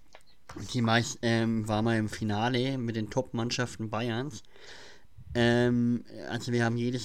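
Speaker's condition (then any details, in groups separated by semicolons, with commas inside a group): Cleft palate; since childhood; speech impediment, mimicked in school when reading aloud, listeners say speech hard to understand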